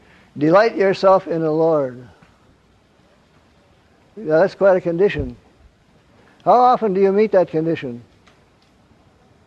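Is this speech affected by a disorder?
Yes: Parkinson's; wakes at night.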